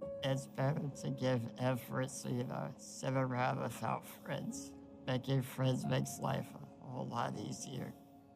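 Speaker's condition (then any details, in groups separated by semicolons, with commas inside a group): Duchenne muscular dystrophy; progressive muscle wasting affecting all muscles, walked as child, stopped walking at age 7; age 29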